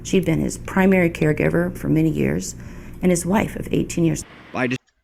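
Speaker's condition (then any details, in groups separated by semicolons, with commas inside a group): No condition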